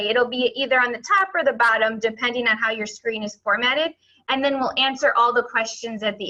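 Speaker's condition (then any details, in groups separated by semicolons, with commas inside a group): No condition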